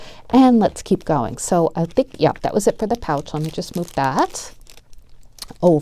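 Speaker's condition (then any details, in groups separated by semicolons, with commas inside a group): No condition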